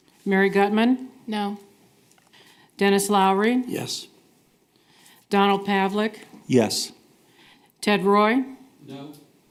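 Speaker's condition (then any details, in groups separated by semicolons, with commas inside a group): No condition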